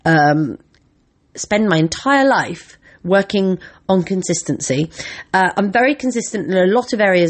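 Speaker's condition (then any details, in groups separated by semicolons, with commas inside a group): No condition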